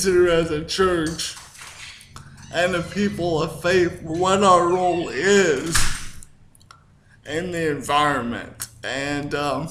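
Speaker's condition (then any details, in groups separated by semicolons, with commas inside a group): Cerebral palsy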